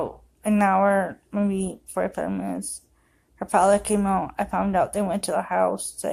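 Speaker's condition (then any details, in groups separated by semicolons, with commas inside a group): Cerebral palsy; affects walking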